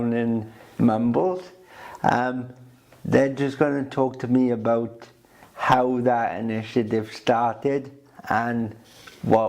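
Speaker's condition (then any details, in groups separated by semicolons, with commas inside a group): Cerebral palsy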